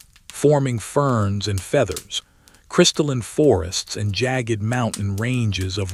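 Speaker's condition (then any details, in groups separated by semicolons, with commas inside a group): No condition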